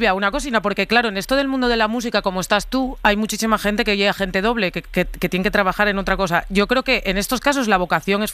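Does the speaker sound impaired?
No.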